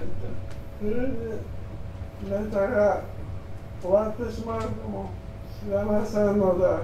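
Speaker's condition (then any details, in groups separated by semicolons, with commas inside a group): ALS; uses ventilator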